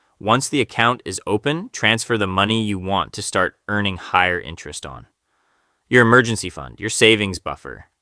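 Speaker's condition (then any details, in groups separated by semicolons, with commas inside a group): No condition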